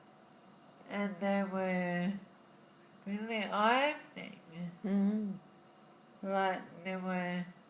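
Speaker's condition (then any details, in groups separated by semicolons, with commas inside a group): Friedreich's ataxia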